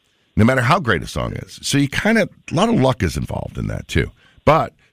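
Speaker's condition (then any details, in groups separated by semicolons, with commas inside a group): No condition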